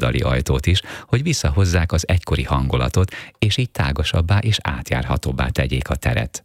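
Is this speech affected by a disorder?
No.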